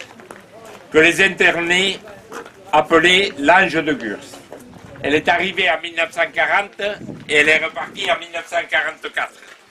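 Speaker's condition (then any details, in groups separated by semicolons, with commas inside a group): No condition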